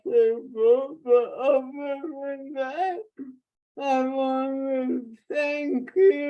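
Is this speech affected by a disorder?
Yes: traumatic brain injury.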